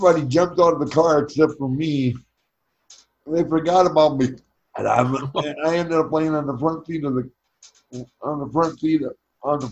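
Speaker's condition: Cerebral palsy; spastic, since birth, born unconscious with cord around neck, wheelchair

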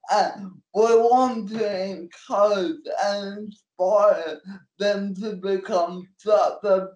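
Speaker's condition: Cerebral palsy; manual wheelchair

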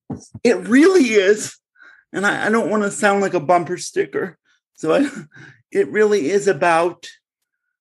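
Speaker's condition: Cerebral palsy; congenital cerebral palsy, since birth, born in Bridgeport

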